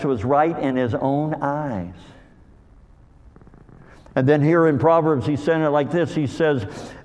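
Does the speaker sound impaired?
Yes: cleft lip and palate; called hair lip.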